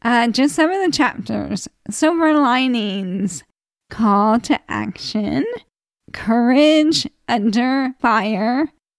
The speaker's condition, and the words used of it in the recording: ALS (motor neuron disease). And I'm like, why am I starting a podcast using my voice when I know it's going to continue to get worse, not better.